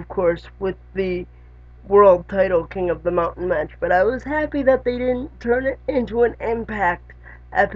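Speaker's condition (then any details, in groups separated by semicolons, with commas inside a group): Cerebral palsy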